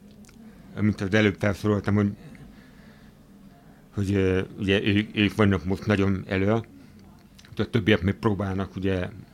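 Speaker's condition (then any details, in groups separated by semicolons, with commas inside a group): Hearing impairment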